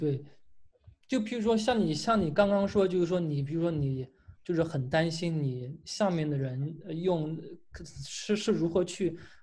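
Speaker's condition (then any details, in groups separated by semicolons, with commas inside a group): Stuttering; stuttering since early primary school, blocks when called on, fluent in choral reading, childhood ENT visit unhelpful; controls stuttering with speech techniques from speech clinic therapy, including practice presentations to therapists; controls speaking speed with techniques, slow relaxed pace, techniques make stuttering noticeable to listeners; repeated sounds, prolonged sounds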